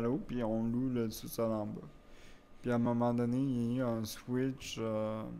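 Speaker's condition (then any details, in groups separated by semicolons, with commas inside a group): Cerebral palsy; wheelchair use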